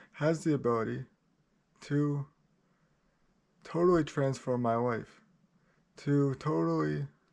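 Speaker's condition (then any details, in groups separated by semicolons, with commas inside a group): Cerebral palsy, spastic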